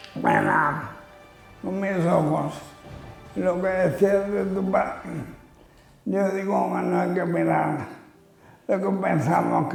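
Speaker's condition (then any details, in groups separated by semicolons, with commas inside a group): Amyotrophic lateral sclerosis (ela)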